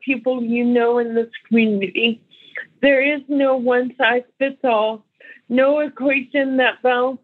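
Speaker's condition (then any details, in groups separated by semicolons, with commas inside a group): ALS; individual disease course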